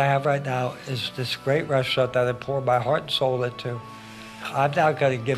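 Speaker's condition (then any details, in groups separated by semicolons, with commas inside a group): ALS; affects hands; cannot hold a knife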